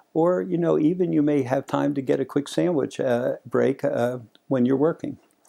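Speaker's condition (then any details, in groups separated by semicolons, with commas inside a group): No condition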